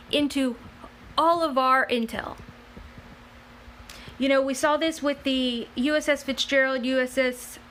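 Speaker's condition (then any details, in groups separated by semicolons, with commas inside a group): No condition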